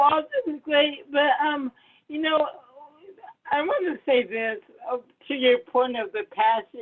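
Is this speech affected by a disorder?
Yes: cerebral palsy.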